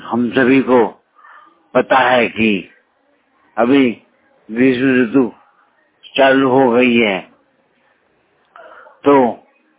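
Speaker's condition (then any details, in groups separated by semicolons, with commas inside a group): Paralysis (lakva); about 2 to 2.5 years of continuous illness; still troubled by illness; voice somewhat worsened because of paralysis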